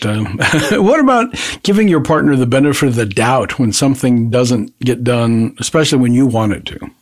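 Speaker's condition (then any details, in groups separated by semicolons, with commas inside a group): No condition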